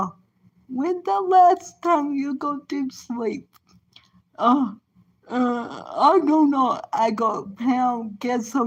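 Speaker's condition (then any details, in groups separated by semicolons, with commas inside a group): Cerebral palsy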